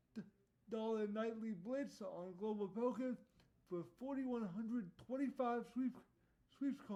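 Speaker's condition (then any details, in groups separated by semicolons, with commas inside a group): Cerebral palsy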